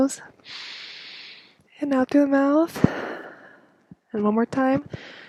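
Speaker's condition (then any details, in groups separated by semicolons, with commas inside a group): No condition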